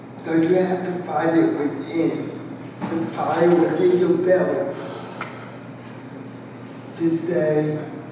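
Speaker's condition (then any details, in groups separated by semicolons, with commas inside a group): Cerebral palsy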